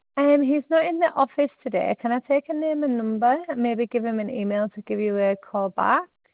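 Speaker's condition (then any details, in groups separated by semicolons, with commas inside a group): No condition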